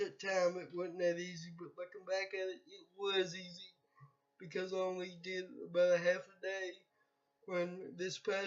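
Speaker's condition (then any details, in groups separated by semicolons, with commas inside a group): Cerebral palsy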